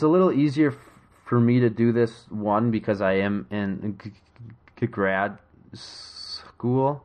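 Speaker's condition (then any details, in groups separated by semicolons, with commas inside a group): Stuttering; hidden until about 4-5 years ago, now openly stutters; stuttered a lot over recent weekend, less after drinking; repeated sounds, prolonged sounds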